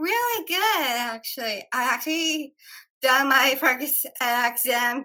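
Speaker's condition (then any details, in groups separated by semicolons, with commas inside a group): Down syndrome; three copies of 21st chromosome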